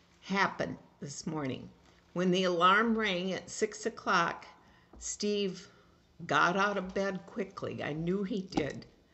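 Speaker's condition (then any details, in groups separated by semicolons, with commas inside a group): No condition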